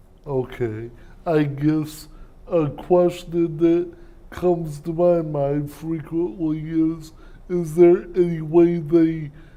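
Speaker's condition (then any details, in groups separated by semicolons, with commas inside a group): Cerebral palsy; speech impairment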